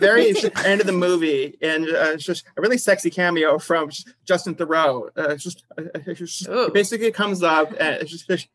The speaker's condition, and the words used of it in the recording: Stuttering. As I speak with a stutter like this, I constantly have a stream of running words in my head, where if I anticipate a stutter or a silent block, I automatically have to think of a switch word I can use.